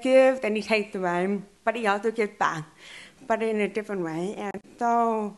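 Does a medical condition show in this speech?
Yes: deaf and hard of hearing; hearing aid, since childhood.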